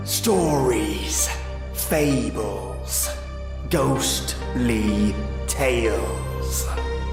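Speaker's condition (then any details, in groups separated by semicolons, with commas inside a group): No condition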